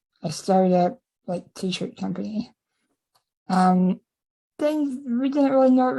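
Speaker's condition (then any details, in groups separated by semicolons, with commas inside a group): Spinal muscular atrophy type 2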